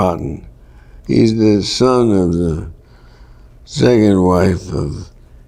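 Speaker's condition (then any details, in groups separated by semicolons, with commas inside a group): Parkinson's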